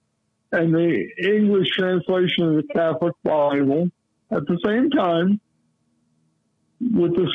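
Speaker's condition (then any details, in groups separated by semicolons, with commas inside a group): Cerebral palsy; lifelong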